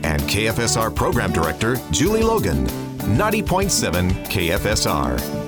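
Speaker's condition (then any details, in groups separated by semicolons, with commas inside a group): No condition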